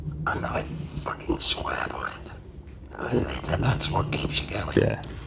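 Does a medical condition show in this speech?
Yes: laryngectomy; permanent tracheostomy.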